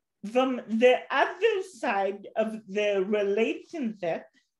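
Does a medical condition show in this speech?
Yes: cerebral palsy.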